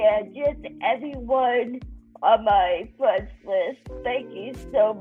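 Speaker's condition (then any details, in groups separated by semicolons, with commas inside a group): Cerebral palsy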